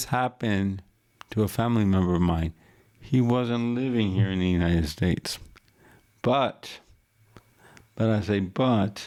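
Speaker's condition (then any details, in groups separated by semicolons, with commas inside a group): Cerebral palsy; wheelchair user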